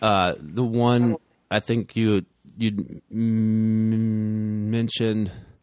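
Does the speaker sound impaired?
Yes: stuttering, blocks; nothing coming out for long periods, comes and goes; long silent blocks, worse when trying hard not to stutter; here repeated sounds, blocks.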